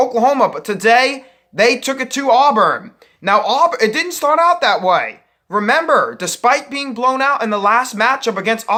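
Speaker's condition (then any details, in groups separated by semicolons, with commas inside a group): No condition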